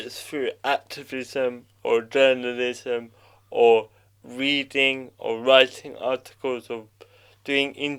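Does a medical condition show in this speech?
Yes: cerebral palsy.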